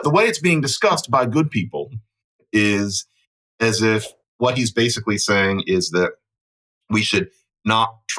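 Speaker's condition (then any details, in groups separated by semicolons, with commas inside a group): No condition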